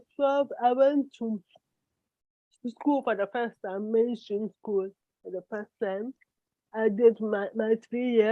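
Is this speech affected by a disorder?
Yes: cerebral palsy.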